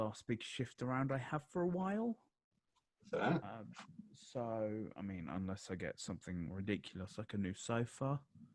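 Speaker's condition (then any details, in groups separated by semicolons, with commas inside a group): No condition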